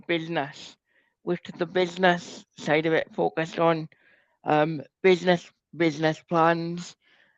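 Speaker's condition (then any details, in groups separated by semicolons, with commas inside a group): Cerebral palsy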